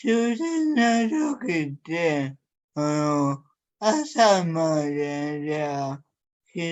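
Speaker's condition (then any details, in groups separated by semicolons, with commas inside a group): Cerebral palsy; severe, uses a wheelchair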